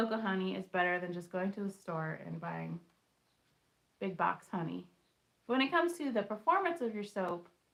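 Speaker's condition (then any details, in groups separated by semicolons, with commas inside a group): No condition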